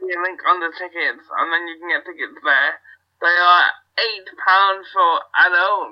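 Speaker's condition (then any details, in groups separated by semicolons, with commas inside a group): Cerebral palsy; wheelchair user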